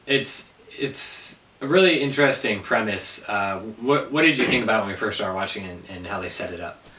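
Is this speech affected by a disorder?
No.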